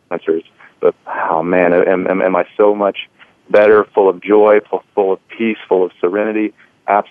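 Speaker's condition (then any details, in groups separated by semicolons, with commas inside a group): Stuttering; bad stuttering problem from fourth grade, stuttering fits when called on in class; occasional stuttering, able to speak in front of crowds, spoke at Nellis Air Force Base; stutters every now and again, stuttering seemed to ease when drinking alcohol as teen; repeated sounds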